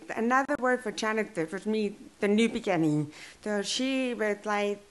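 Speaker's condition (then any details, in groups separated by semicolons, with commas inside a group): Deaf and hard of hearing; since childhood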